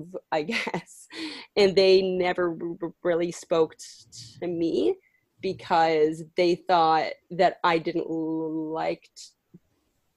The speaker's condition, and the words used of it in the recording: Stuttering. Like at the daycare, if I'm speaking to a kid, during a whisper, I won't stutter.